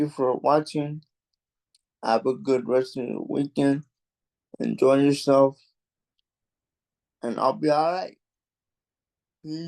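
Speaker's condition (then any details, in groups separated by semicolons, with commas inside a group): Cerebral palsy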